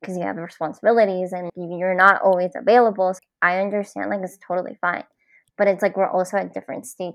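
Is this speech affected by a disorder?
Yes: cleft palate; congenital, nose and teeth since childhood.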